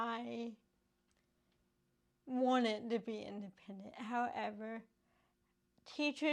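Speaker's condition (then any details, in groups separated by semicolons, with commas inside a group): Cerebral palsy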